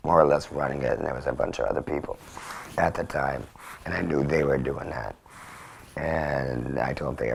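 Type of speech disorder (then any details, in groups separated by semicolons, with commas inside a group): Electrolarynx speech; total laryngectomy for cancer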